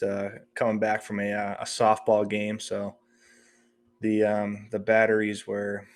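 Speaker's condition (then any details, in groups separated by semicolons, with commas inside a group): No condition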